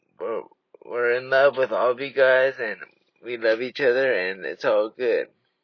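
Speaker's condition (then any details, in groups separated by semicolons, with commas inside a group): Traumatic brain injury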